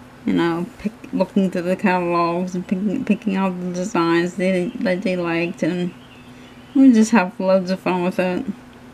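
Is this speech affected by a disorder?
Yes: cerebral palsy; hands affected, shaking.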